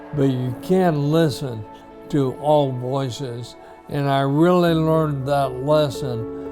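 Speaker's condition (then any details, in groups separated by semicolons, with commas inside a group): ALS; few months since diagnosis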